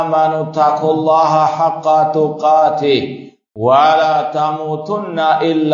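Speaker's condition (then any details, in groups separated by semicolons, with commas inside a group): No condition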